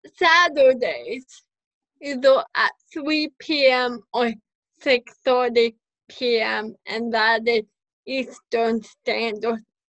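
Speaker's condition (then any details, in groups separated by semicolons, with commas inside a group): Cerebral palsy, spastic quadriplegic, mild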